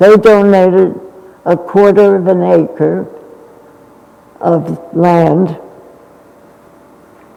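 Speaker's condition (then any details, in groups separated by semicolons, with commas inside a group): Essential tremor; more than half of life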